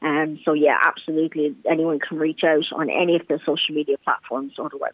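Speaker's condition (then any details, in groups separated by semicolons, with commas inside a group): Cleft palate; genetic disorders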